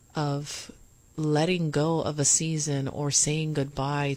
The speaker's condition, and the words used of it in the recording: None; typical speech.